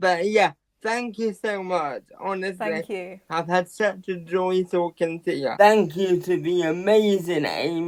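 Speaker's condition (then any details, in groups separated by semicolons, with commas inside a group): Quadriplegic cerebral palsy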